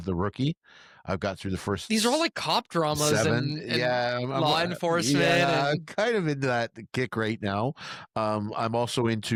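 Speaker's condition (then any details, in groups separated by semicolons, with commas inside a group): No condition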